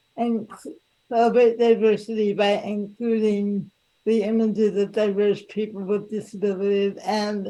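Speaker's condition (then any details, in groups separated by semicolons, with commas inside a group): Cerebral palsy; disability noticeable in speech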